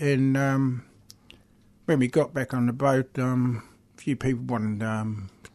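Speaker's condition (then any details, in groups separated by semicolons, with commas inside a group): Deafness; struggles when people talk quickly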